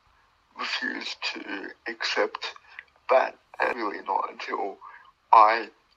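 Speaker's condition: Cerebral palsy; from birth

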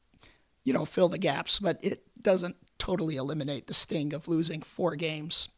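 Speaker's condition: Repeated vocal cord surgery; 19 vocal cord surgeries, 25 surgeries total, Hodgkin's lymphoma diagnosed at age 36, cancer three times

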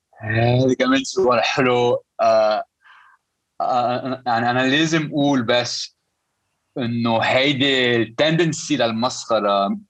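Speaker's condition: Stuttering; lifelong stutter; still stutters; debilitating stutter, avoided speaking almost entirely for over 25 years; repeated sounds, prolonged sounds, blocks

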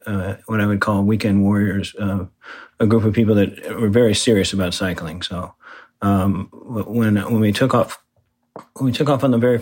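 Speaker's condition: Parkinson's disease; about 6 years since diagnosis, low medication first 3 years, more as symptoms worsen

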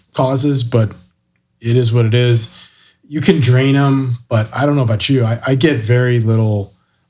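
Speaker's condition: No condition

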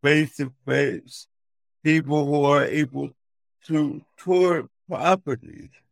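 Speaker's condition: Cerebral palsy; affects speech

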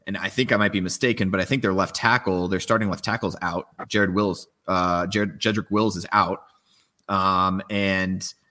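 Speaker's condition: No condition

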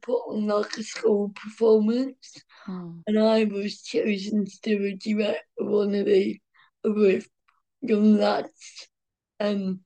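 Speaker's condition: Cerebral palsy, mild

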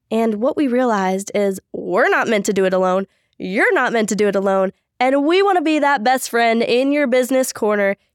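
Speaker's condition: No condition

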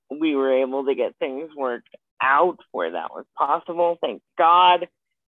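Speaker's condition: Spastic quadriplegic cerebral palsy; age 27

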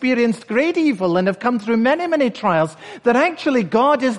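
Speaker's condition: No condition

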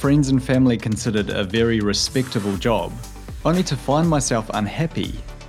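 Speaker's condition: No condition

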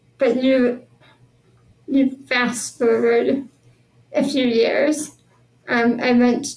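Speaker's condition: Spinal muscular atrophy; 33 years old, uses power wheelchair

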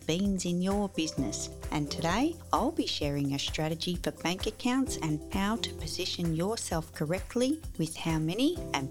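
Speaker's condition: No condition

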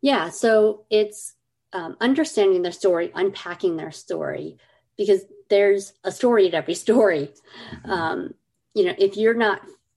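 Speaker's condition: Cleft lip and palate; congenital

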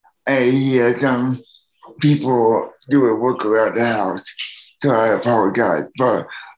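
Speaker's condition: Cerebral palsy; needs help from others

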